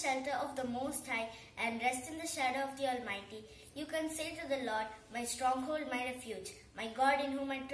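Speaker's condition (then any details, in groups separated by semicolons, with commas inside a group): No condition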